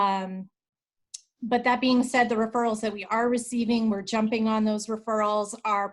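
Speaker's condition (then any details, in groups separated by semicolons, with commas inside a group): No condition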